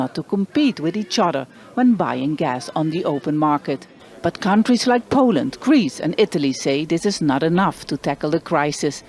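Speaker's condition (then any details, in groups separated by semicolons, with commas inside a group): No condition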